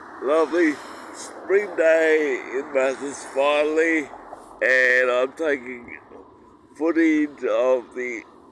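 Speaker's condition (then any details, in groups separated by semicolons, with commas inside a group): Cerebral palsy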